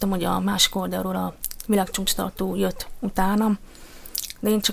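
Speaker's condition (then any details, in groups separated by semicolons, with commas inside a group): Deafness; cochlear implant 2.5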